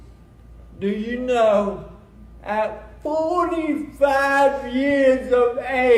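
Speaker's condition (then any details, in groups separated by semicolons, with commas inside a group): Cerebral palsy; since birth, brain damage at birth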